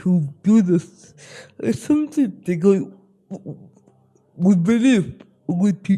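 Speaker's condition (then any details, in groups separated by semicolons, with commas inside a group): Spastic cerebral palsy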